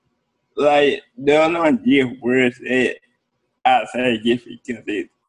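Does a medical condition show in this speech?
Yes: cerebral palsy; present from birth.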